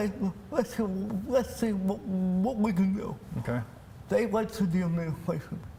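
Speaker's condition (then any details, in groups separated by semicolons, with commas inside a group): Cerebral palsy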